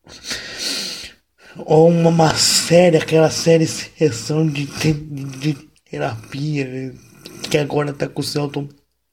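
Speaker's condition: Cerebral palsy, mild; wheelchair user, motor function affected; voice mildly affected, occasional voice breaks

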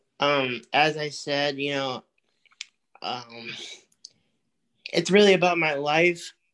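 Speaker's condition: Cerebral palsy; multiple surgeries since infancy

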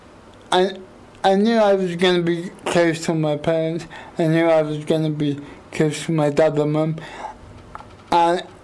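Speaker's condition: Quadriplegic cerebral palsy; age 28

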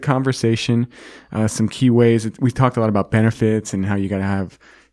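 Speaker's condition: No condition

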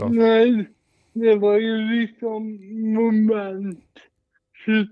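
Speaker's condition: Cerebral palsy, mild

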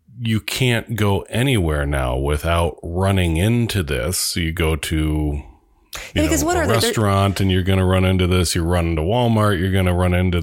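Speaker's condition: No condition

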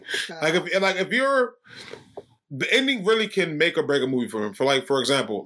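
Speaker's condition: No condition

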